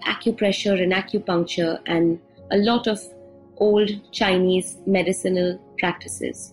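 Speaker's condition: No condition

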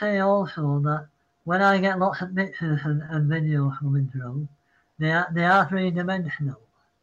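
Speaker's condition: Parkinson's; citing Parkinson's

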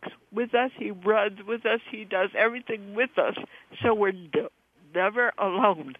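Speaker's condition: Cerebral palsy; cerebral palsy from birth, born premature at six months, kept in incubator; cannot walk, needs help in almost every way

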